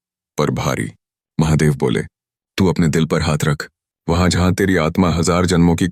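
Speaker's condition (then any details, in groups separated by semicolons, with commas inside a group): No condition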